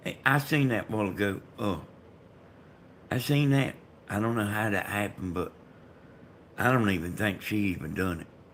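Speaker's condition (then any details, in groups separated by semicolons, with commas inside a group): Brain bleed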